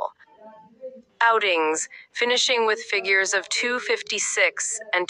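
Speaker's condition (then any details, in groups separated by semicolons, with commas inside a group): No condition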